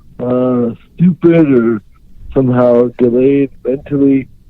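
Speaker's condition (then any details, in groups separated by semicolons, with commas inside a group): Cerebral palsy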